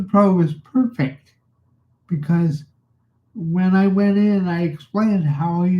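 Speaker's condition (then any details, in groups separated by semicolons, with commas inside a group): Cerebral palsy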